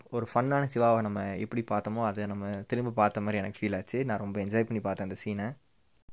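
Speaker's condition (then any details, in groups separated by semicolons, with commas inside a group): No condition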